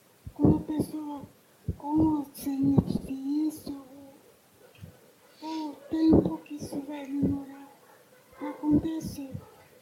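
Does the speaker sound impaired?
Yes: cerebral palsy; lesion less severe than others, physical effects, falls, hip surgery for dislocated hip; ongoing music therapy, hospitalization not frequent; music therapy to develop communication and singing, possibly speech balance, singing recorded by music therapist.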